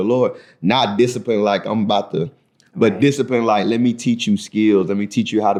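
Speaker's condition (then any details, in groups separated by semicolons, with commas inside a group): No condition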